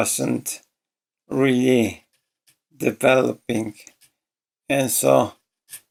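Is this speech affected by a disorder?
Yes: ALS.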